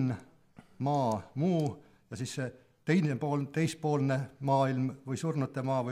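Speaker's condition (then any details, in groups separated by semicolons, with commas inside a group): No condition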